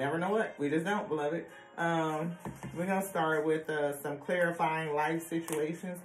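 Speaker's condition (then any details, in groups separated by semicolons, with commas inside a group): No condition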